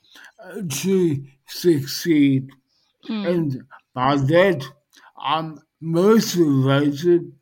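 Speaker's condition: Dysarthria post-stroke; initially unable to communicate by text or voice, often not understood, now more understandable

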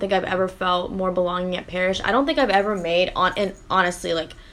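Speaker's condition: No condition

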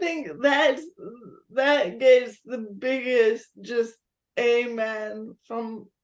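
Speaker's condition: Cerebral palsy; physical disability

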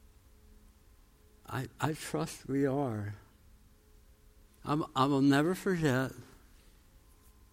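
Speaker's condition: Tongue cancer, jaw reconstruction, osteonecrosis of jaw after radiation; about 13 years since tongue cancer

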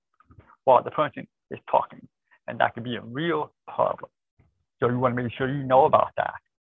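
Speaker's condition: Deafness, born deaf, cochlear implant

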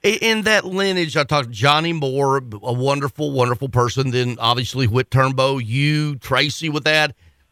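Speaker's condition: No condition

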